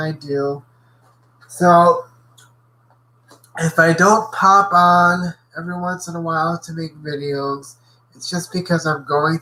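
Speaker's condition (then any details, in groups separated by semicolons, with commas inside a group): Cerebral palsy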